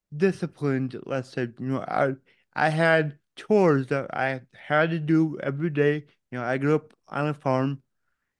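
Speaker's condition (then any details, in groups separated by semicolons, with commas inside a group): Cerebral palsy; born without heartbeat or breathing, revived, oxygen loss brain damage, diagnosed age one, physical only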